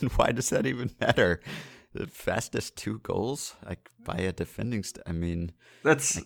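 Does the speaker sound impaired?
No.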